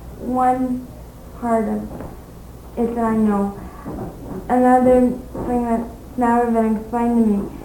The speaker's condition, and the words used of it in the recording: Cerebral palsy. You don't leave enough pregnant pauses in your speech.